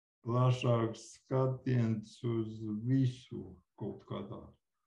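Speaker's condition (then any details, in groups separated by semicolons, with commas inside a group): Cerebral palsy; from birth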